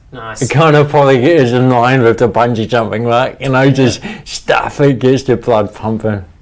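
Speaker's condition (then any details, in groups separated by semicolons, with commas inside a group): Cerebral palsy; speech impediment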